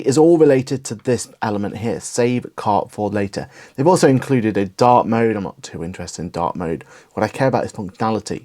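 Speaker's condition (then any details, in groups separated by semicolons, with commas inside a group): No condition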